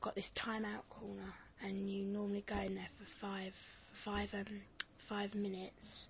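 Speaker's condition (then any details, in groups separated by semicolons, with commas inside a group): Stammer; childhood stammer; repeated sounds, repeated words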